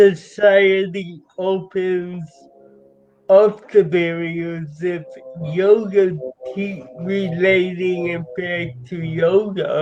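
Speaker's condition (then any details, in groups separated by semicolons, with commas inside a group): Cerebral palsy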